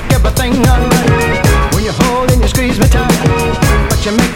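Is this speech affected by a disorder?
No.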